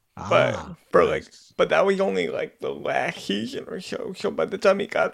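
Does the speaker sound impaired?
Yes: cerebral palsy; spastic quadriplegic cerebral palsy, all four limbs, hard to hold pencil, draw, work equipment, uses technology; vocal ability might be a little different.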